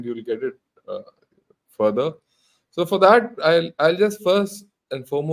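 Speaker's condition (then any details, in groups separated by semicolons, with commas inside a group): No condition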